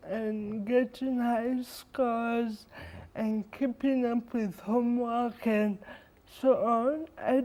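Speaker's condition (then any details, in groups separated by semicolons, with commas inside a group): Cerebral palsy; birth oxygen deprivation, affects movement and muscles; past therapy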